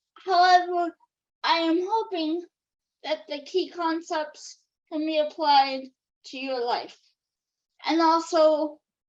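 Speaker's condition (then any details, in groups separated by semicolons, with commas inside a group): Cerebral palsy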